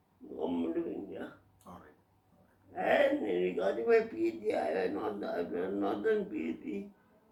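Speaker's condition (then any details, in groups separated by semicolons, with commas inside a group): Cerebral palsy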